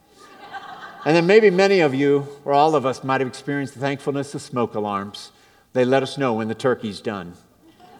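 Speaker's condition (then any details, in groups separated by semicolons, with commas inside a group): No condition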